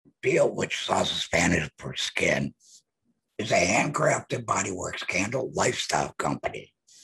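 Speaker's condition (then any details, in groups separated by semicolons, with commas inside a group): Laryngectomy, voice prosthesis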